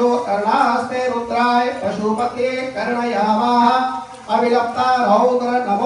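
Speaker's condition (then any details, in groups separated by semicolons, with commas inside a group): No condition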